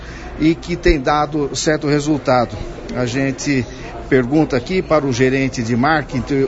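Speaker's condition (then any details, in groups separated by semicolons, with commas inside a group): No condition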